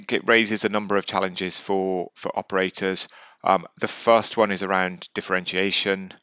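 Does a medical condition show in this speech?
No.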